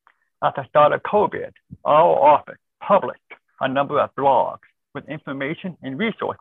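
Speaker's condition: Deafness, born deaf, cochlear implant

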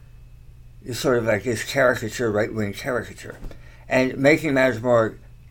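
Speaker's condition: Tongue cancer surgery; slight slur, talks okay

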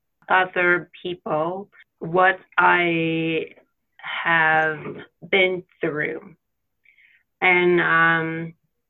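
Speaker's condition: Aphasia after stroke; aphasia from stroke 4 years ago; 4 years since stroke, past speech therapy with speech therapist Jennifer Kurtz; could not talk at all first week, talking restored by therapist Jennifer Kurtz

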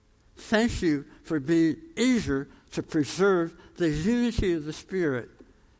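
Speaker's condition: Tongue cancer, jaw reconstruction

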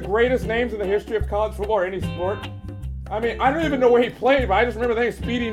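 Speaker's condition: No condition

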